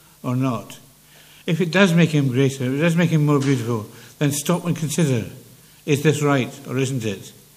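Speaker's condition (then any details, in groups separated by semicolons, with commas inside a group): Parkinson's; less clear than before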